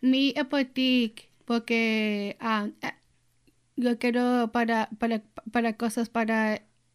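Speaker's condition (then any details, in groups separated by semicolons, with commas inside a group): Down syndrome; 24 years old; often answers for her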